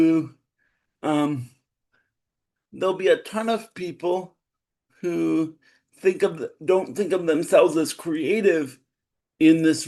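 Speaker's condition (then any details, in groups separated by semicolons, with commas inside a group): Cerebral palsy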